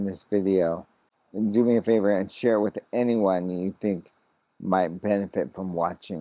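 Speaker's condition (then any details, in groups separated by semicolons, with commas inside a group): ALS; progressing; very hard to talk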